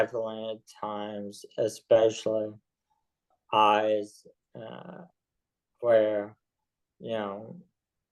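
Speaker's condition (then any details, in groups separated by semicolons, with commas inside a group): ALS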